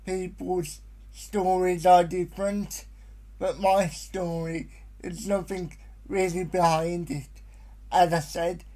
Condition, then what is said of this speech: Cerebral palsy. A lot of times, it's when I'm trying to focus on something, but something else takes my mind away.